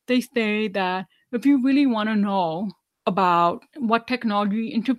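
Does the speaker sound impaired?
Yes: deafness, severe; about 99% hearing loss, hearing aids worn whole life, cochlear implant candidate; uses hearing aids, relies heavily on lip reading, does not sign, not fluent in ASL.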